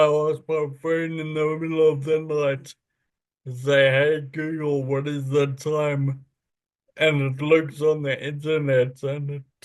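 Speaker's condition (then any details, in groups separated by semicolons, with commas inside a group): Friedreich's ataxia; spasticity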